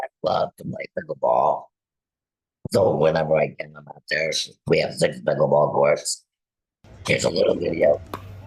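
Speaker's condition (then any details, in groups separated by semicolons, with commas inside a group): Laryngectomy; two and a half years since surgery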